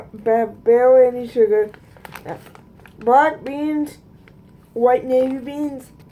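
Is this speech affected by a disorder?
Yes: cerebral palsy; both hands affected.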